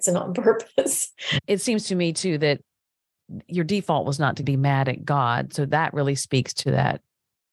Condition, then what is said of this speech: None; typical speech.